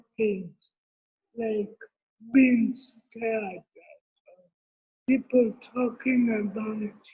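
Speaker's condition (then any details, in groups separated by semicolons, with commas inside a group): Cerebral palsy; therapy from six months old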